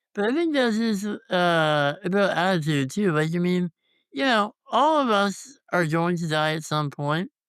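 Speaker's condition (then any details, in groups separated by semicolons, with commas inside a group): Congenital muscular dystrophy; tracheostomy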